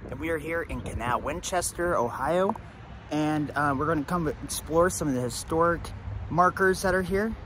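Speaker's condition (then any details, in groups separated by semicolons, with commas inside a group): No condition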